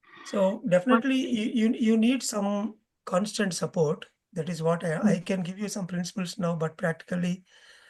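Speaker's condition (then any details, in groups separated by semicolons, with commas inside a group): No condition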